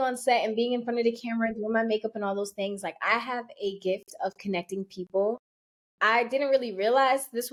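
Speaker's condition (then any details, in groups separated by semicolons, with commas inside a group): No condition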